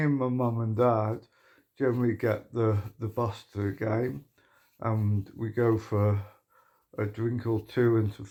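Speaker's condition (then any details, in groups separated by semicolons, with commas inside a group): Motor neuron disease; progressive muscle wasting whole body, exoskeleton legs; speech deteriorated, words missing or mispronounced, worse when tired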